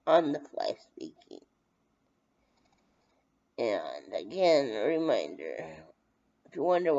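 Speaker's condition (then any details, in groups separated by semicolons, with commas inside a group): Brain injury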